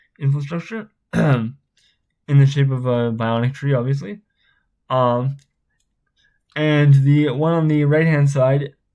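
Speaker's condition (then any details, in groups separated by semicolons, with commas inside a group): Spastic cerebral palsy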